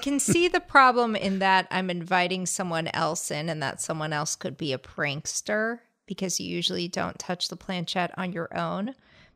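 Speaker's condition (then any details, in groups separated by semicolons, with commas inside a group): No condition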